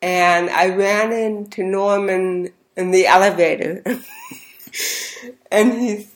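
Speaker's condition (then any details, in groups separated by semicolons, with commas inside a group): Cerebral palsy; speech therapy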